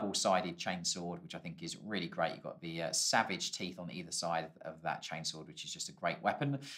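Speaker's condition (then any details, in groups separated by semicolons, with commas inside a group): No condition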